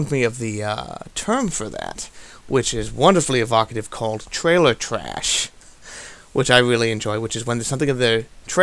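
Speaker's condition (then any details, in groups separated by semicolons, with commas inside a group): No condition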